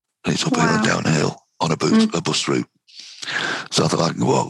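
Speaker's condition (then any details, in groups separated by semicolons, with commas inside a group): Vocal cord cancer, head and neck cancer, right vocal cord; earlier voice croaky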